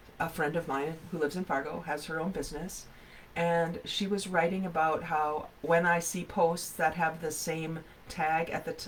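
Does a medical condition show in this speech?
No.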